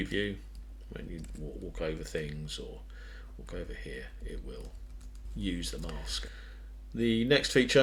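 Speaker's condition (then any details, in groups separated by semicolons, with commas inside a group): No condition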